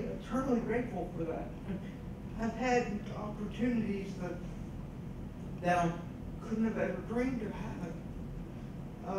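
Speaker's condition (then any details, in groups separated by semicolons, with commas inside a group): Cerebral palsy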